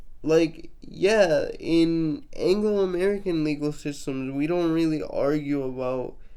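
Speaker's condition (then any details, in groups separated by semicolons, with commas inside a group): Cerebral palsy, mixed, mild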